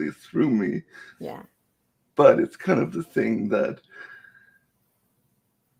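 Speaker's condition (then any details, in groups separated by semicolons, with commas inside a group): Cerebral palsy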